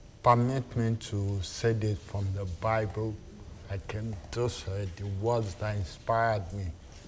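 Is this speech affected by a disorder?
Yes: cerebral palsy; affects movement and muscle tone; articulate, sings.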